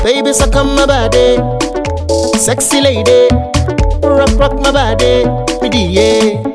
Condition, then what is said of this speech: None; typical speech.